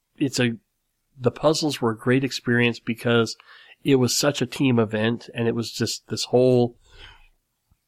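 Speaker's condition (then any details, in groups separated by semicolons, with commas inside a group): Cleft lip and palate; nose still slightly crooked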